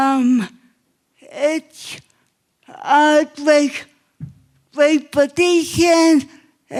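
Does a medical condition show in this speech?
Yes: cerebral palsy; obvious speech impairment.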